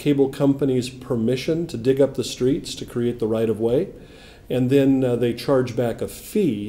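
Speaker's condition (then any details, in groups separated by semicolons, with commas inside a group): No condition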